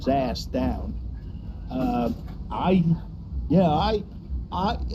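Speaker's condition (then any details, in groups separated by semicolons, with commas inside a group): Cerebral palsy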